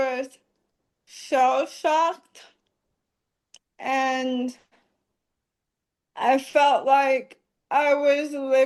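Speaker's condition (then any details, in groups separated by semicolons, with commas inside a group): ALS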